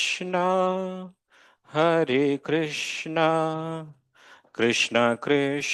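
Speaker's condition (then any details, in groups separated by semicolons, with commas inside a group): No condition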